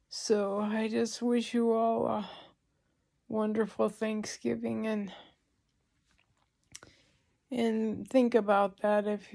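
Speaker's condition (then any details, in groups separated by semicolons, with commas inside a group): ALS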